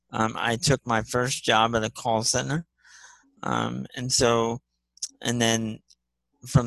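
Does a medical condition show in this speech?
Yes: spastic cerebral palsy; physical and occupational therapy in childhood, multi-handicap class, once on 24 medications; off nearly all medications, smart drive wheelchair system with scroll wheel speed control.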